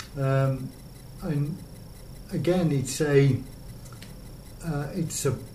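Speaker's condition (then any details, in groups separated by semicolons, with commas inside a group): Motor neurone disease; lost use of virtually all muscles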